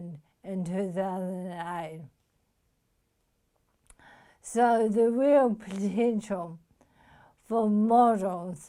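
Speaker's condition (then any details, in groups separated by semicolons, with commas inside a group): Motor neuron disease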